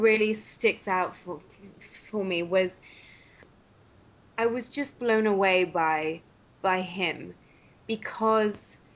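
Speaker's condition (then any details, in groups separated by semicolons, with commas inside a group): Stuttering; stuttering since age seven, two-week intensive therapy course about age eight, techniques abandoned, repeated at 25; many years since onset, not in therapy, uses voluntary stuttering; always stutters saying own name, later therapy did not change stutter much; repeated words, prolonged sounds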